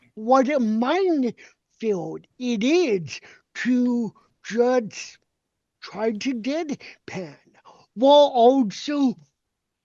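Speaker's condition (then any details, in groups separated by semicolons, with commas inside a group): Cerebral palsy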